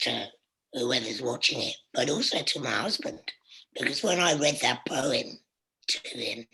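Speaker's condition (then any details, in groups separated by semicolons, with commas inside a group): Laryngectomy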